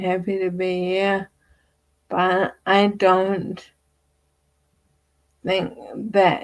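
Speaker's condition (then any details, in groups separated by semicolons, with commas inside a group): Friedreich's ataxia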